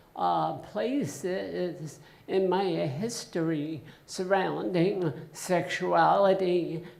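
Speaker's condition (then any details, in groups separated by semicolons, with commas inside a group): Essential tremor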